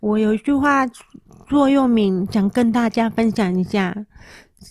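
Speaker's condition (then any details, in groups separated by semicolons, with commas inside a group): Moderate-to-severe hearing loss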